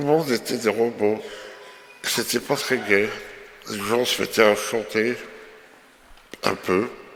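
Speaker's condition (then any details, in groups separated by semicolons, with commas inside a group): Myopathy; progressive loss of all limbs, muscle weakness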